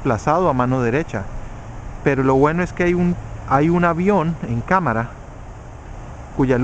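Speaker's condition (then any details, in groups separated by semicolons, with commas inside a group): No condition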